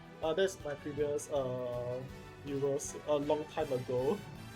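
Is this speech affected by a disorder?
No.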